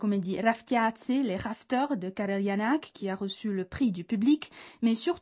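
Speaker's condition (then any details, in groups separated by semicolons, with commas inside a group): No condition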